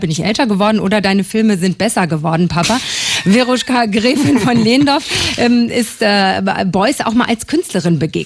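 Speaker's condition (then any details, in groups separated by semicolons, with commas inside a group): No condition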